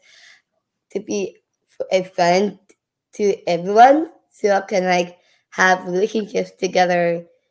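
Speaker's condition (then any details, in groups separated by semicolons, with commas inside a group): Down syndrome; prenatal diagnosis at 20-week ultrasound, chromosomal disorder; age 14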